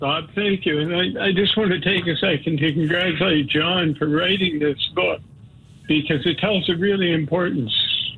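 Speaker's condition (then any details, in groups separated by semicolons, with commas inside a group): Parkinson's disease; onset at age 52, deep brain stimulation surgery, previously heavy medication doses with dyskinesia side effects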